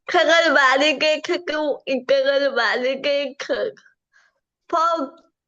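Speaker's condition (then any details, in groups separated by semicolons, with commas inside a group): Cerebral palsy; from birth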